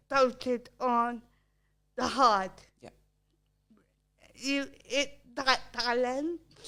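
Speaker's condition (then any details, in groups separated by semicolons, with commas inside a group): Cerebral palsy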